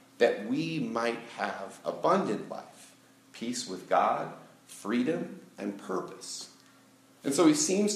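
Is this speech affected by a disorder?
No.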